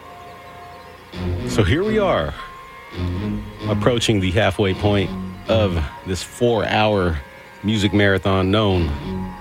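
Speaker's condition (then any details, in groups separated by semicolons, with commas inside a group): No condition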